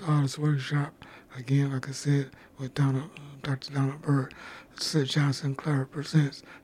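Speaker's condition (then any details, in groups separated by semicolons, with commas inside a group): Dysphonia; dysphonia most of adult life, big hole in throat; recently diagnosed by specialists at Wash U in St. Louis, scary voice trouble past 24 months; voice gets quieter the more spoken, voice drops off, hard to hear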